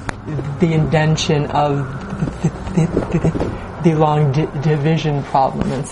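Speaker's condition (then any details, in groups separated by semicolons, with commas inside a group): Stutter; stutter since early age, learned to speak less as a child, much past work on m sounds; difficulty shifting toward s, constantly changing and fluid; m sounds historically very hard, now easier; s, l sounds harder; effortful word production; repeated sounds, repeated words, prolonged sounds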